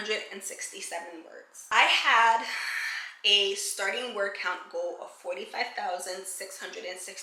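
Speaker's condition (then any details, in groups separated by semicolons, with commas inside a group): No condition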